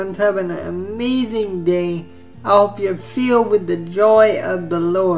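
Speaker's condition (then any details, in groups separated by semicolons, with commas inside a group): Spastic cerebral palsy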